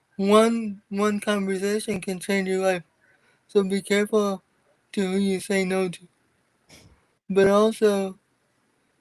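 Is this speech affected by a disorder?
Yes: cerebral palsy; from birth, wheelchair user.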